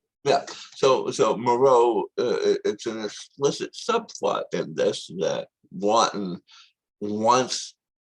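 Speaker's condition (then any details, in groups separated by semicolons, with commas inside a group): Tongue cancer surgery; speech practice, trouble saying some words since operation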